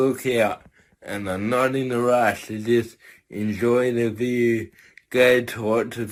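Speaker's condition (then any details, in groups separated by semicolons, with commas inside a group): Cerebral palsy; from birth, tight muscles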